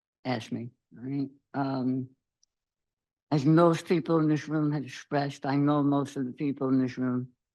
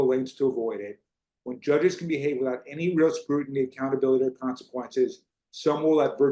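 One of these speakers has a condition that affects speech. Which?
The first: throat cancer survivor; survivor for 21 years; speech may be hard to understand.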